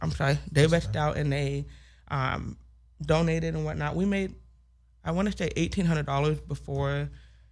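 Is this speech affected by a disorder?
Yes: hearing loss with speech impediment; only comfortable speaking within last year or so.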